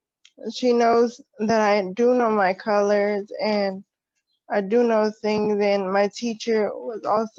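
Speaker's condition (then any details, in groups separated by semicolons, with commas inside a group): Cerebral palsy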